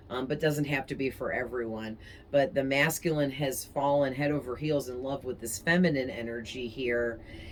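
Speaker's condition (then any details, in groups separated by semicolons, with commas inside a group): No condition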